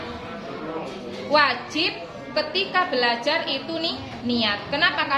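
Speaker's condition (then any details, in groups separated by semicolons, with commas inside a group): No condition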